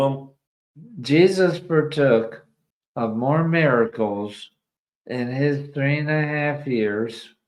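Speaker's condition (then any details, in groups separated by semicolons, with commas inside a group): ALS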